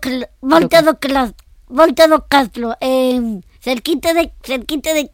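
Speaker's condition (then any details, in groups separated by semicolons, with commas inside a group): Down syndrome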